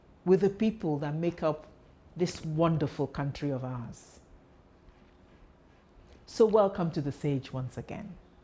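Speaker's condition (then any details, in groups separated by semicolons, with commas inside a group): No condition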